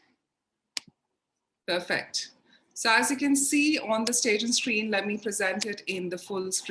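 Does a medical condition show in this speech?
No.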